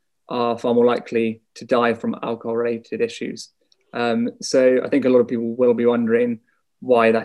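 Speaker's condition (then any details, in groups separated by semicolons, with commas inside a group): No condition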